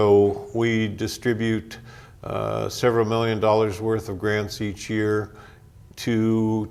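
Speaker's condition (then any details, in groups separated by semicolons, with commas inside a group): No condition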